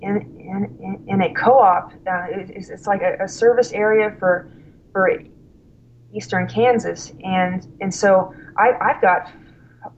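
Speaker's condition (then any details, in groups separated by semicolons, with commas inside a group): Stuttering; severe stuttering at college start, fluency temporarily improved by drinking alcohol, works as school slp; noticeable stuttering that cannot be hidden, more fluent when drinking then; repeated sounds, repeated words, prolonged sounds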